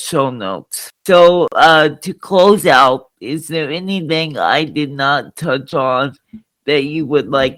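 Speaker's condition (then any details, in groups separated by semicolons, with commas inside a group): Cerebral palsy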